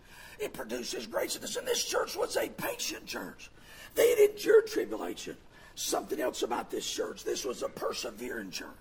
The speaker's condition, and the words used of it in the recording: Vocal cord paralysis. I apologize for my voice.